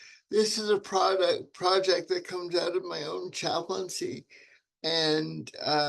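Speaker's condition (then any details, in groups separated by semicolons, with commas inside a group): Cerebral palsy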